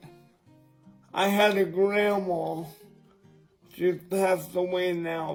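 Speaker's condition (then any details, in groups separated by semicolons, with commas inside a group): Cerebral palsy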